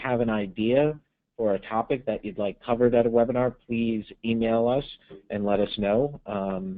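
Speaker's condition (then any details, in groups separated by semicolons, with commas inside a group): No condition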